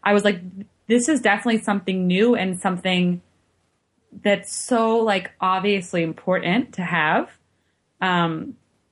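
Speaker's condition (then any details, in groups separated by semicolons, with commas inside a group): No condition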